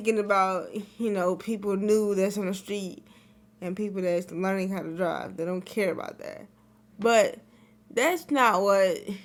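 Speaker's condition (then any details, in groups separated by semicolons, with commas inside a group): Cerebral palsy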